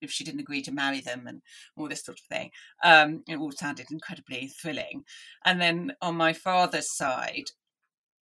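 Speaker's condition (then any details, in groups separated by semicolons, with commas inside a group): Deafness; hopeless and unwieldy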